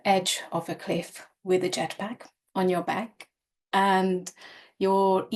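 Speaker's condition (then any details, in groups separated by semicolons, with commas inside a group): No condition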